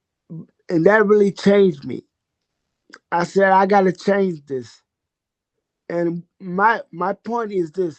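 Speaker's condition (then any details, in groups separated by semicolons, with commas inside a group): Cerebral palsy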